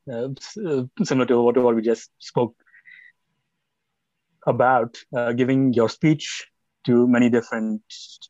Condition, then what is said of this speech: Stuttering. I'm sure it's been a bit obvious on this podcast that I do have a stutter, right?